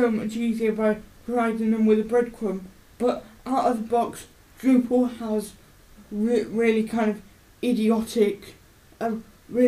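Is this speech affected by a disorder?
Yes: cerebral palsy.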